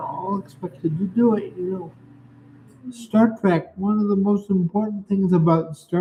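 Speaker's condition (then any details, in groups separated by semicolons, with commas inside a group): Cerebral palsy; from birth, cannot type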